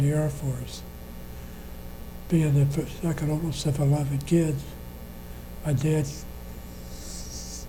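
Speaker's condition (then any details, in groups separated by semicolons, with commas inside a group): Parkinson's disease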